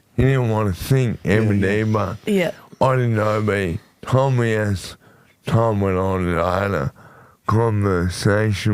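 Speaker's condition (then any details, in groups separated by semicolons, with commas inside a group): Motor neurone disease; voice became very nasal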